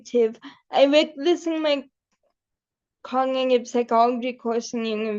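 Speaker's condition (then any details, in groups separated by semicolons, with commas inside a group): Cerebral palsy; quadriplegic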